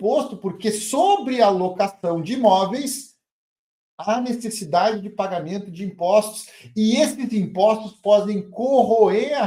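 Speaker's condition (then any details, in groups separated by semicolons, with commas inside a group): No condition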